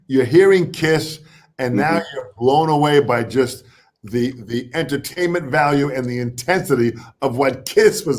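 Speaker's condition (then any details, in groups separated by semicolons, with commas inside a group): No condition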